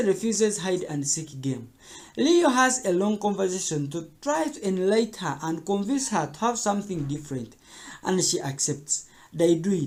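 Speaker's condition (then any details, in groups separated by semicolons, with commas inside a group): No condition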